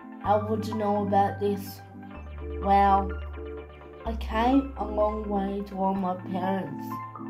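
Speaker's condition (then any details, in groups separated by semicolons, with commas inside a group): Cerebral palsy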